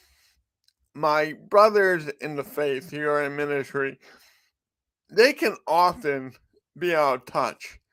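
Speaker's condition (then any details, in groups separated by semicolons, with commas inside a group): Cerebral palsy; from birth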